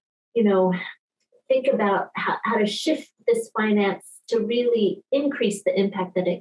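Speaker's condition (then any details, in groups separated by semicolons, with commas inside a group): No condition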